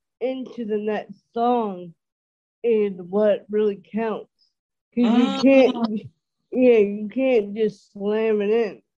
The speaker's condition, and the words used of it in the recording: Dysarthria. Now, if you listen to people that have it, they sound a lot worse than I do.